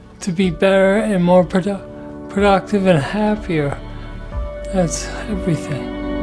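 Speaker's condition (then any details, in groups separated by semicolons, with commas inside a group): Parkinson's disease; deep brain stimulation surgery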